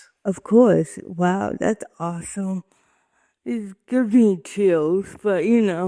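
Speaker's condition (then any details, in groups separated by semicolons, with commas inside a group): Cerebral palsy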